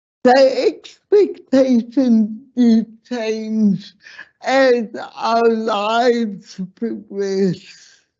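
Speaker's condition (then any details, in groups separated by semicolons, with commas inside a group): Slurred speech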